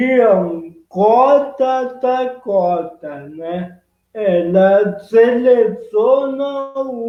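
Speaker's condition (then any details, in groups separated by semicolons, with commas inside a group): Cerebral palsy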